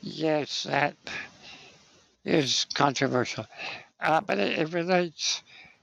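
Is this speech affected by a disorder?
Yes: spinal muscular atrophy; congenital, muscle weakness, wheelchair use whole life; age 60.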